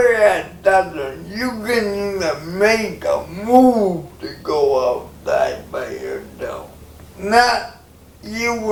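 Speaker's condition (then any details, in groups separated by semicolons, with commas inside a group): Cerebral palsy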